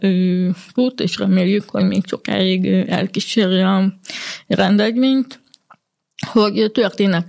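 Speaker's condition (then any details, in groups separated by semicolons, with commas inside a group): Hearing loss; relies on lipreading; uses live speech-to-text captioning, oral interpreting, colleague re-articulates in groups; communicates in spoken language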